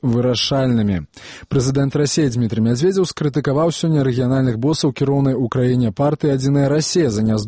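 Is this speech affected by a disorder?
No.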